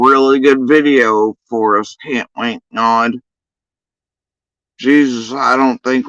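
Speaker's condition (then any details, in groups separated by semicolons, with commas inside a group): Facial paralysis after surgery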